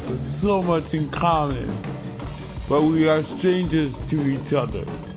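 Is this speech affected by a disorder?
Yes: cerebral palsy; cannot be hidden when acting.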